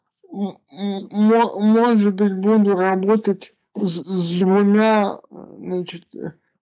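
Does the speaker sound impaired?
Yes: cerebral palsy.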